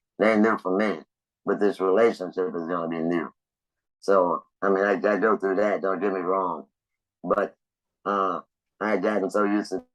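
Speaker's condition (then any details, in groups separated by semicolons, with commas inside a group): Laryngectomy; laryngectomy for cancer; pneumatic speech device, working six months after surgery; lost voice, device speech with good volume and clarity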